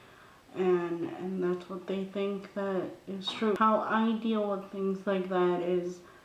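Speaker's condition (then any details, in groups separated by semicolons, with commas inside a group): Cerebral palsy; brain damage, from birth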